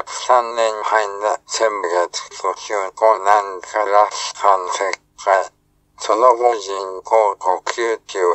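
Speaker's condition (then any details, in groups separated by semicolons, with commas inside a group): ALS, speech-generating device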